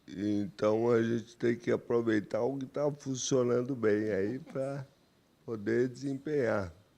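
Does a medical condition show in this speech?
Yes: amyotrophic lateral sclerosis; onset with cramps, early lung and chest wall involvement; diagnosed 4.5 years ago, respiratory physiotherapy; breathing affected early, compromised chest wall muscles.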